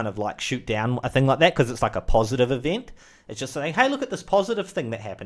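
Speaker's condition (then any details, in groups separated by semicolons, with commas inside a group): No condition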